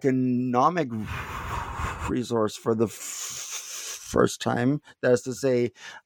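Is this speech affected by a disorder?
Yes: stuttering; not stuttering much currently; little stuttering currently; here prolonged sounds.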